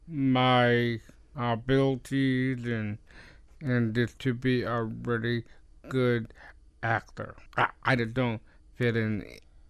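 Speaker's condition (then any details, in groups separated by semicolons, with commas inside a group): Down syndrome; genetic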